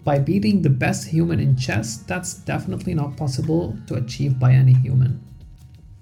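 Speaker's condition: No condition

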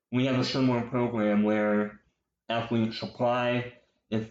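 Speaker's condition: Cleft lip and palate; with popliteal pterygium syndrome

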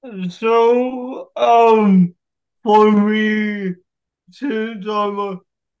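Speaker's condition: Cerebral palsy; lifts weights

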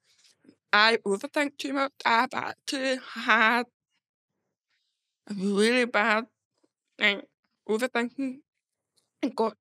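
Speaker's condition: Deafness; hearing loss

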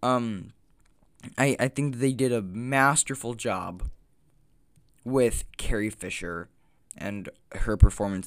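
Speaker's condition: No condition

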